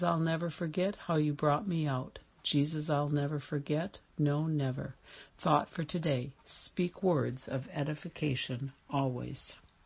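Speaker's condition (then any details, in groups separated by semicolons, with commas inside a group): No condition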